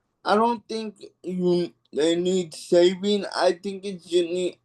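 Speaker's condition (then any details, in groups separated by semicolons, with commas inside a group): Cerebral palsy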